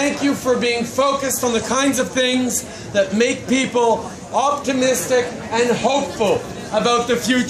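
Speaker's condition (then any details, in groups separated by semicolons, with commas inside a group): No condition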